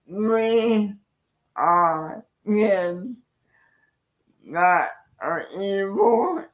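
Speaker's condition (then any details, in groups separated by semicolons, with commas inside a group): Cerebral palsy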